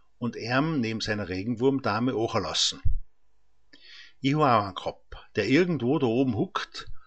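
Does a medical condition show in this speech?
No.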